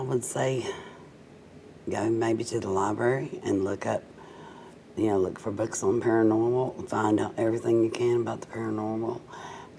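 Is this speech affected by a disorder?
Yes: cerebral palsy, mild.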